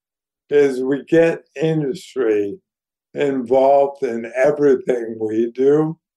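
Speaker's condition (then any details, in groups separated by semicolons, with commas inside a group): ALS; declining health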